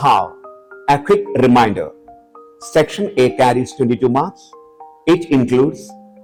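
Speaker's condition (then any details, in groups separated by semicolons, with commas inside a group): No condition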